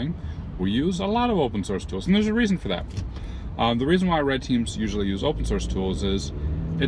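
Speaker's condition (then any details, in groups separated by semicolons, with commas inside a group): No condition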